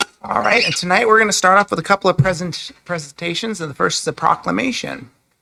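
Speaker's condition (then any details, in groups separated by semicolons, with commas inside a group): No condition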